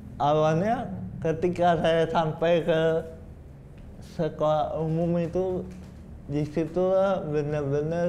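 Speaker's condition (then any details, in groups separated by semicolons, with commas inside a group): Cerebral palsy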